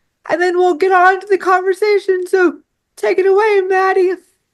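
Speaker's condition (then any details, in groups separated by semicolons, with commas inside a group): Cerebral palsy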